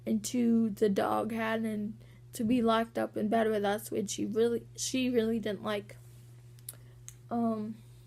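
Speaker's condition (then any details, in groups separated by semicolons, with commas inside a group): Cerebral palsy; walking sometimes hard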